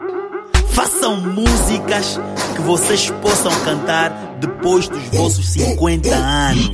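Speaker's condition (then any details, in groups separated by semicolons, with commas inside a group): No condition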